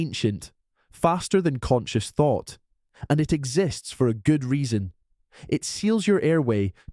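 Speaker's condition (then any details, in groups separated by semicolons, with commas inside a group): No condition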